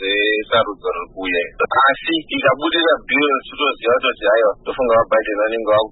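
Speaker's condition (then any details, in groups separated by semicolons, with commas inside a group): No condition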